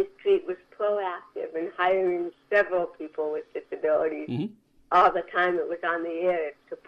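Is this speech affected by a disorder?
Yes: cerebral palsy; from birth.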